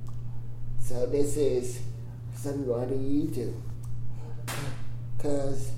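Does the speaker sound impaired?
Yes: cerebral palsy; prevents flowing speech, says a few words then staggers, teacher Duke sings main rap vocals.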